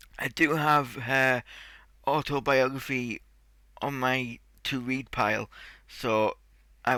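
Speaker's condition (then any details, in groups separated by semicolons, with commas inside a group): Cerebral palsy; tight muscles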